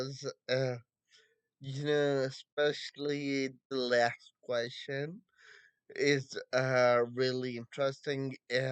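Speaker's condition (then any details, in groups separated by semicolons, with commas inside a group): Friedreich's ataxia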